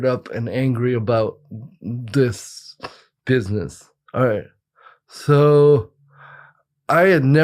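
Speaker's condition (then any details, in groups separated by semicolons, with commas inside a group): Cerebral palsy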